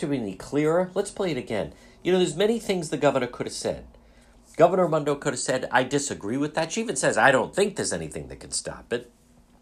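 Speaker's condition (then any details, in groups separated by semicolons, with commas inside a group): No condition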